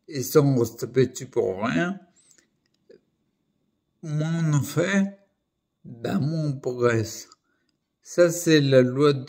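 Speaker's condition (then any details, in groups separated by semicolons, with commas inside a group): Primary progressive multiple sclerosis; poor elocution, worse over last fifteen days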